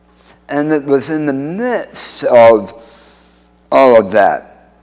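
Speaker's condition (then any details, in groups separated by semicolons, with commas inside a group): Speech impediment after cancer surgery; antibody drug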